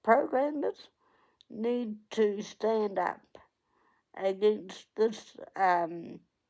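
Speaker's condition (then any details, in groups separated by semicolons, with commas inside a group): Cerebral palsy; onset at 8 days old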